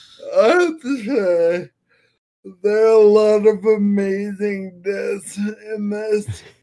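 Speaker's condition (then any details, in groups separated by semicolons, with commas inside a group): Friedreich's ataxia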